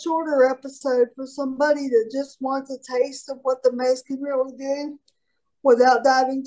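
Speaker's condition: Cerebral palsy; from birth

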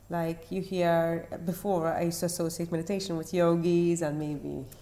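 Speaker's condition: No condition

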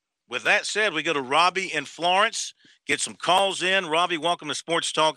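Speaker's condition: No condition

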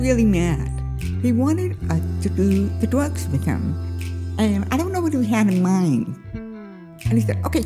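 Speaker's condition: Deafness

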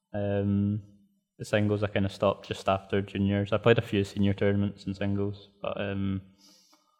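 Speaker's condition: No condition

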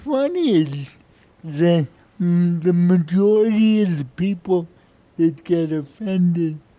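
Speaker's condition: Cerebral palsy; no medication

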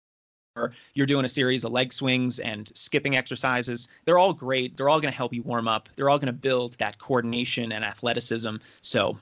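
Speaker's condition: No condition

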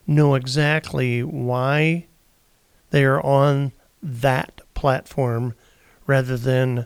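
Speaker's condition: No condition

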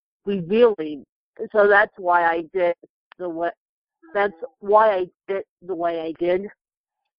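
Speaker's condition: Cerebral palsy; can type but very slowly, writes books using Apple Siri speech dictation

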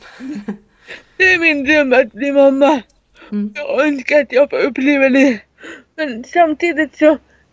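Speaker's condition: Cerebral palsy; severe, wheelchair user

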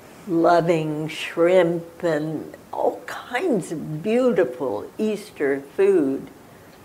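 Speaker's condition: Spasmodic dysphonia; ALS

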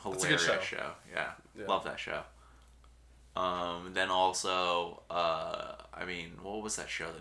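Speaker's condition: No condition

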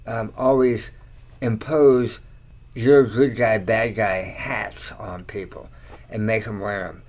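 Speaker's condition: Tongue cancer surgery; slight slur, talks okay

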